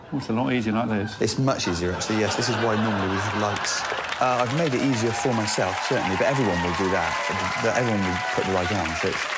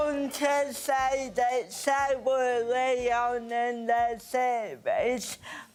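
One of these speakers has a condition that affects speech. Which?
The second: cerebral palsy; affects motor coordination; speech sometimes unclear, slower rate.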